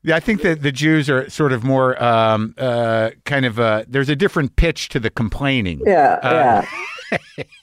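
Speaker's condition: No condition

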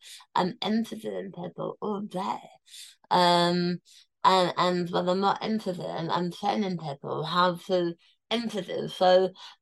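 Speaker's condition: Tongue cancer, near-total glossectomy, stage 4 tongue cancer; temporary tracheostomy

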